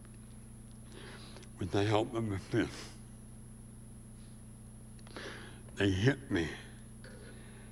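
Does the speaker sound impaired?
Yes: severe speech impediment; white woman taught tongue movement, chewing food and speaking, impediment heard on radio.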